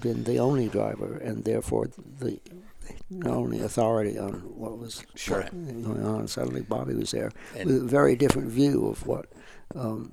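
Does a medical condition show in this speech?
Yes: Parkinson's; diagnosed about 50 years ago, first sign wrist tremor; symptoms grown tougher over time, on medication under Dr. Fawn, specialist in New York.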